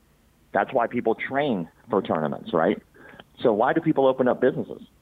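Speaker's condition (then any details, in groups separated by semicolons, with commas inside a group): Cleft palate; congenital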